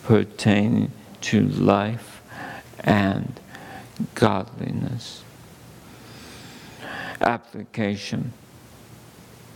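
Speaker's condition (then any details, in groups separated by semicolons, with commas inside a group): ALS; under neurologist care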